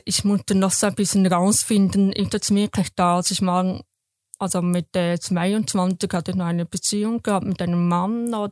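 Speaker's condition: Deafness, congenital; later cochlear implant

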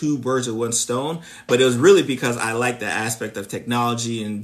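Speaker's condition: No condition

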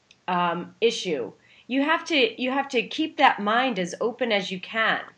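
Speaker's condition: No condition

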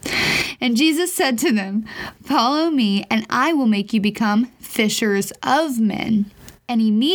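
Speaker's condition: No condition

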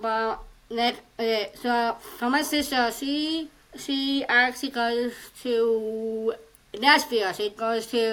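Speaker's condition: Down syndrome; congenital, present since birth

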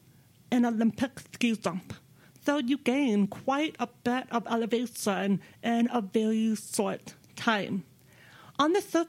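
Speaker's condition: Deafness; speaks with own voice

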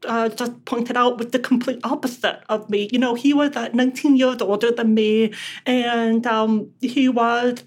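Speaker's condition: Deafness; relies on lip reading

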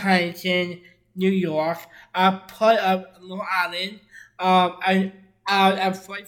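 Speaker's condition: Down syndrome; congenital, present since birth

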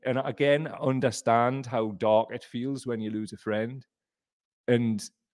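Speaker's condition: No condition

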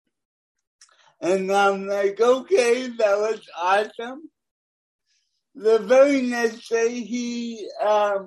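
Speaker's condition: Cerebral palsy; born premature, born deaf

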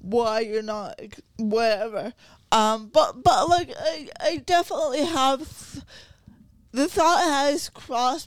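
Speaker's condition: Cerebral palsy

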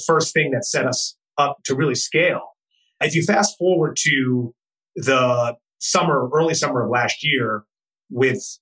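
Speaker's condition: No condition

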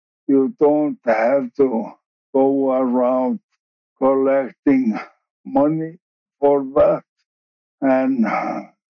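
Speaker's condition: ALS, bulbar onset, later regular ALS; slurred or slowed speech

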